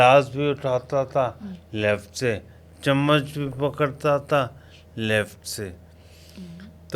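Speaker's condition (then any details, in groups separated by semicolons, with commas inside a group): Coma after road accident; road accident, brain injury after coma; about ten years since accident; slightly slurred, slow speech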